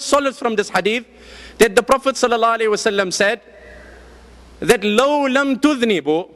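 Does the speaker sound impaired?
No.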